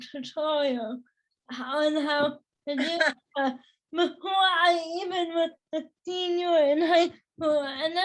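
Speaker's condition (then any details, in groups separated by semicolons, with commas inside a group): Cerebral palsy, spastic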